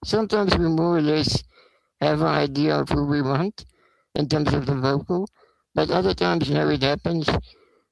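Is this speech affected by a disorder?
Yes: spinal muscular atrophy; takes much longer to take effect.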